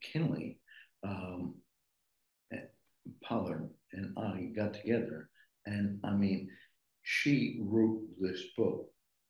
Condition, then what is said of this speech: Aphasia. Do whatever, has helped his brain function to speed up. Which has helped his speech to speed up.